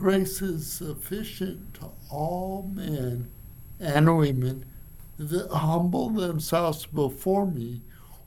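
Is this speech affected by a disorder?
Yes: cerebral palsy; resource and special ed in elementary school.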